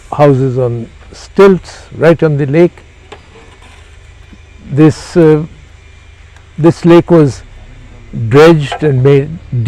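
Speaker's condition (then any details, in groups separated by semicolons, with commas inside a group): No condition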